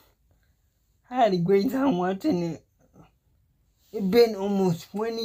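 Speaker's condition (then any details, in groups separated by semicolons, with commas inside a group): Cerebral palsy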